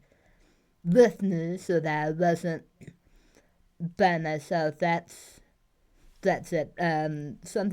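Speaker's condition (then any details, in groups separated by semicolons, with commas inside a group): Tongue cancer surgery; tongue cancer twice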